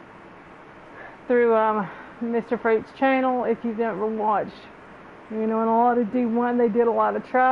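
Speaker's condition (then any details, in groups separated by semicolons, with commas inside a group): Cerebral palsy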